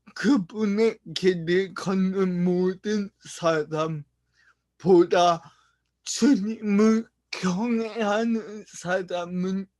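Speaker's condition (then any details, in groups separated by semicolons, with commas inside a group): Brain lesion disability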